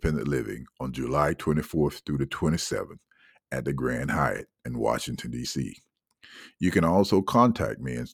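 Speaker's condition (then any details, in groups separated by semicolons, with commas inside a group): No condition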